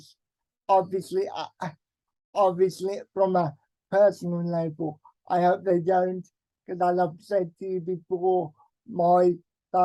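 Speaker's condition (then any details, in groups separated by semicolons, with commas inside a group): Cerebral palsy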